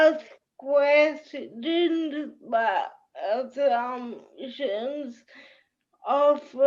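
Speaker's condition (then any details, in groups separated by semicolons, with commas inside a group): Cerebral palsy; powerchair user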